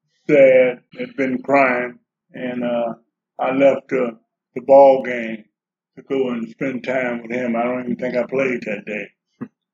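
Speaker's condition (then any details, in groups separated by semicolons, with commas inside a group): Parkinson's disease; good days and bad days, feeling pretty good today, Parkinson's acting up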